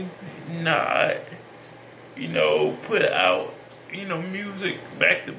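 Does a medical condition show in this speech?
Yes: cerebral palsy; speech is not the best.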